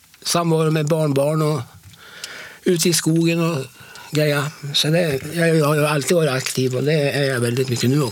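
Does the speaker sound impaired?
Yes: Parkinson's disease; 18 years with Parkinson at study entry, nearly 8 million stem cells transplanted into brain, doctor Håkan Widner; over 3 years after transplant, treatment completed, much improved, no longer in pain, functions roughly as before.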